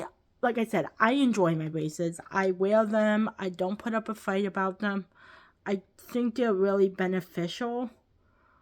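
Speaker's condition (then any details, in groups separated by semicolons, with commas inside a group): Cerebral palsy; lifelong, ankle-foot orthoses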